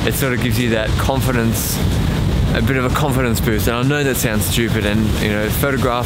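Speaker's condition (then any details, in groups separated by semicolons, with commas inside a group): No condition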